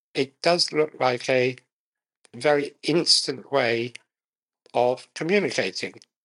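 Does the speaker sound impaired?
Yes: muscular dystrophy; very slowly progressive muscular dystrophy, severe physical disability, relies on voice control of devices; can just about speak, limited breath, eye gaze technology may come next after voice control; effortful enunciation, uses fewest words to conserve breath.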